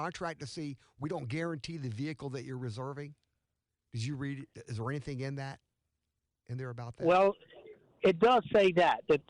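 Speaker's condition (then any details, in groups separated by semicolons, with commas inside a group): No condition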